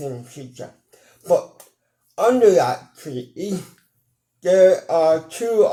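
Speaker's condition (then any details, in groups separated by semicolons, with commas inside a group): Cerebral palsy; mild, ataxic type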